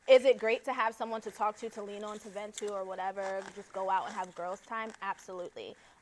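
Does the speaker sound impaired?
No.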